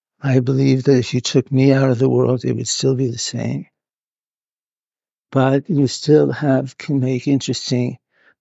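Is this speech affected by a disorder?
Yes: Parkinson's; now openly displayed.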